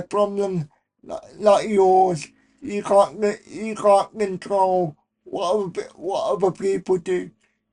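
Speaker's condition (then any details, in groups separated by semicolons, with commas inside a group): Cerebral palsy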